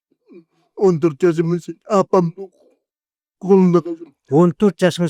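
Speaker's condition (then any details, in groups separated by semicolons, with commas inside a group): Cerebral palsy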